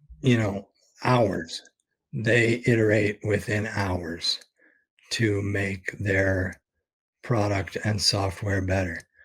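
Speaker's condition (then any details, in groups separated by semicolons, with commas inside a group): ALS; expects to lose voice very soon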